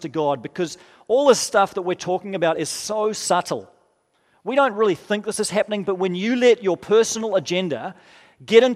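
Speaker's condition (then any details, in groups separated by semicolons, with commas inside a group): No condition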